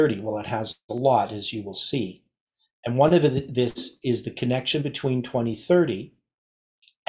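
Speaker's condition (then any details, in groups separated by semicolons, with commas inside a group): No condition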